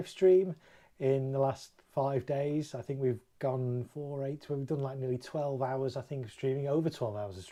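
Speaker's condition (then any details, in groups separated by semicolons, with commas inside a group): No condition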